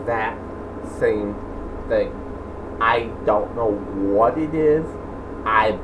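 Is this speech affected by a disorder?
Yes: cerebral palsy.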